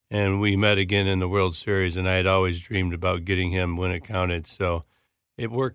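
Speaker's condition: Parkinson's disease; speech tough, learned voice correction in Big and Loud therapy

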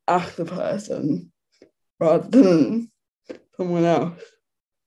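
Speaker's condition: Quadriplegic cerebral palsy; riding gives temporary relief

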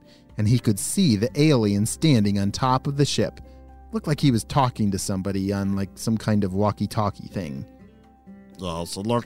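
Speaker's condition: No condition

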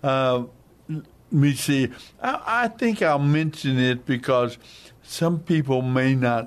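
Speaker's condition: Hemorrhagic stroke, hemorrhagic, basal ganglia

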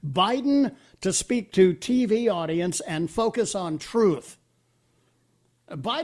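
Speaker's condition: No condition

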